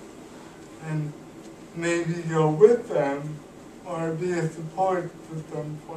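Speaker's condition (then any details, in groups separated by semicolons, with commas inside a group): Cerebral palsy; cannot walk, uses wheelchair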